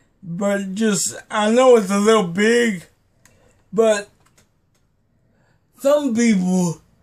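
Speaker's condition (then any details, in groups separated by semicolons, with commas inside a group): Cerebral palsy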